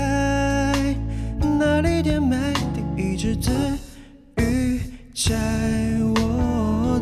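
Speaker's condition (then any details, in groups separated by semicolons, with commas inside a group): No condition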